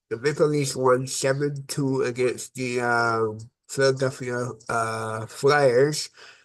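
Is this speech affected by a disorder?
Yes: cerebral palsy.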